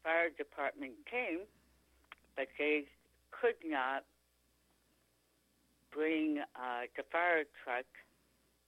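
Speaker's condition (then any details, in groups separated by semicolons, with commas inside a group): Tongue cancer; stage 4 tongue cancer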